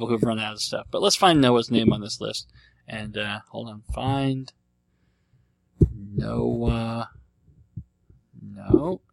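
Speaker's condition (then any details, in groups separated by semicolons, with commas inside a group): Cleft lip and palate; treated as a baby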